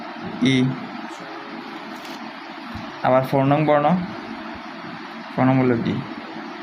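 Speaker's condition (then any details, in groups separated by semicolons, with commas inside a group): No condition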